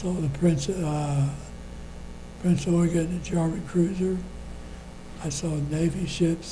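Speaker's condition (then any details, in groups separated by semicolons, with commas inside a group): Parkinson's disease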